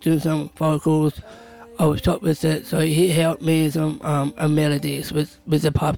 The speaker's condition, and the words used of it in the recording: Down syndrome. So because they're busy working, they don't really understand me that much when I talk to them.